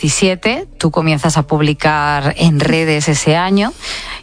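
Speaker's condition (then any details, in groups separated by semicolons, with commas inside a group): No condition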